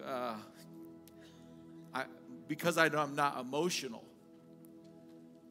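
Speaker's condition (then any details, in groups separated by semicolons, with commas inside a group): No condition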